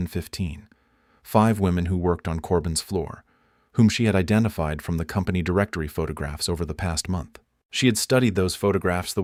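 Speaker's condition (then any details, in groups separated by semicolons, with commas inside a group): No condition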